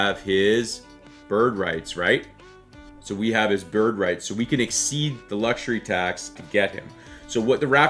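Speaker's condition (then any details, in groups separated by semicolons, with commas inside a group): No condition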